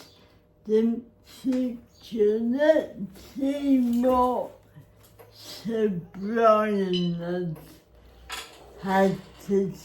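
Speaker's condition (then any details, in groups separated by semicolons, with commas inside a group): Cerebral palsy; spastic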